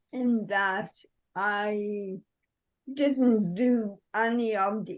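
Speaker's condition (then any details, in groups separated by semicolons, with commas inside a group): Cerebral palsy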